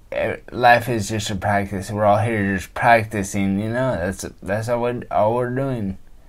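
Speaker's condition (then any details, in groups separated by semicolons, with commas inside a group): Traumatic brain injury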